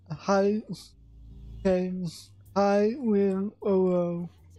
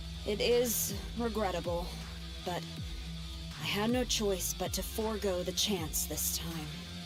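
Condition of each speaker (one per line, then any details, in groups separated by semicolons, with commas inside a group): Cerebral palsy; affects voice
No condition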